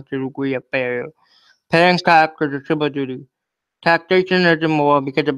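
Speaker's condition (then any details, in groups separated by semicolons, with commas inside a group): Cerebral palsy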